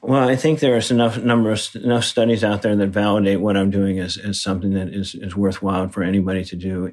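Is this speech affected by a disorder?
Yes: Parkinson's disease; right-sided weakness noticed on long group bike ride, diagnosed by neurologist, confirmed by second opinion; six years since diagnosis, new walking difficulty, needs hand support, minimal medication initially, heavy weightlifting.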